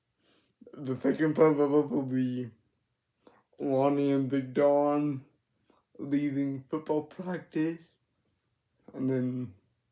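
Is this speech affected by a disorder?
Yes: cerebral palsy.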